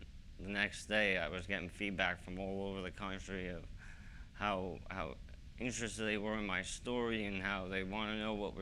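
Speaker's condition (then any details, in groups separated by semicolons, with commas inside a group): ALS; young-adult onset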